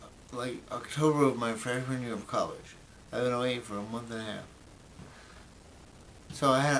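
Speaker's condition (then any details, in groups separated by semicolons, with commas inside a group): Brain injury; memory greatly affected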